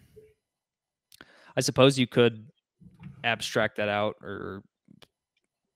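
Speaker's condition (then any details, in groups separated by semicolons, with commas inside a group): No condition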